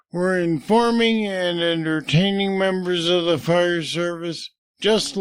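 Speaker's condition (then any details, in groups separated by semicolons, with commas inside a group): Parkinson's disease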